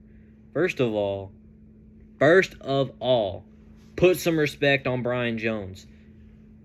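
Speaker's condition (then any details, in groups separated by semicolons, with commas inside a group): No condition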